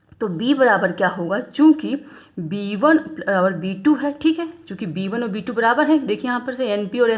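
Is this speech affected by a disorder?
No.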